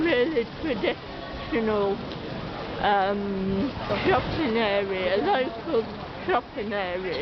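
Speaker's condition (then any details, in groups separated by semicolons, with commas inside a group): Cerebral palsy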